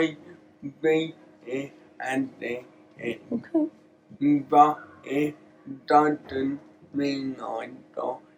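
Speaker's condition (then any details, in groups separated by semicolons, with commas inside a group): Cerebral palsy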